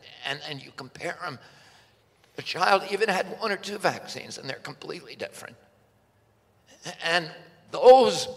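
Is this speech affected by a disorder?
Yes: spasmodic dystonia; very strong voice lost at onset.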